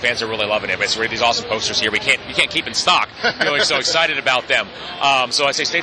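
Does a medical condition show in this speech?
No.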